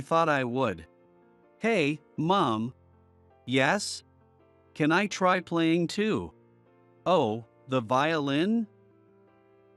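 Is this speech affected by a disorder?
No.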